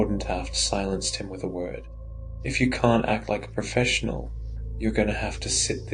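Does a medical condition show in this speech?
No.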